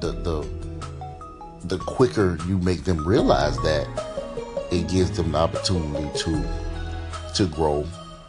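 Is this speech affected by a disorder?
No.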